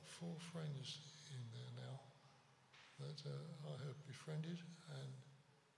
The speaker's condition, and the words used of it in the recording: Parkinson's disease. I need the mic because most of you know I've got Parkinson's and it's stolen my voice.